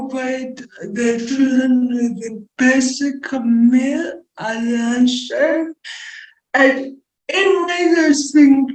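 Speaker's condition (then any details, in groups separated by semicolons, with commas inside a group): Cerebral palsy; present from birth; speech may be hard to understand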